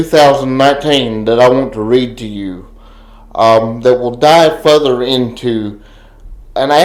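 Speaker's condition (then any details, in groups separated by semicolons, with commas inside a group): Cerebral palsy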